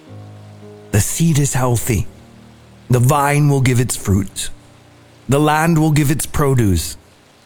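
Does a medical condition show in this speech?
No.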